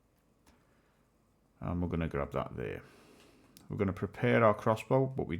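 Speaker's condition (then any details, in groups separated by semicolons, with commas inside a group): No condition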